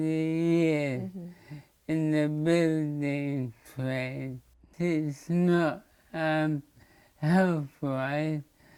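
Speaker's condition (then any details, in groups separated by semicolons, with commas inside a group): Motor neurone disease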